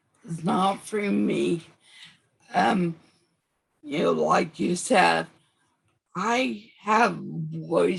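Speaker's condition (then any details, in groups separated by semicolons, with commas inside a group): Severe anoxic brain injury; severe, wheelchair; early unable to speak, tracheostomy, sometimes types to communicate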